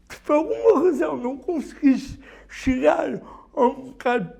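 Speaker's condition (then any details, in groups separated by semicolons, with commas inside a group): Cerebral palsy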